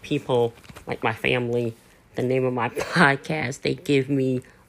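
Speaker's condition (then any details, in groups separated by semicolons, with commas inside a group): Cleft lip and palate; voice a little raspy early in the morning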